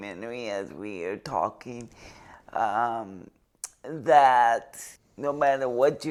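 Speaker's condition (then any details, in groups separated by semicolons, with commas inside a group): Cerebral palsy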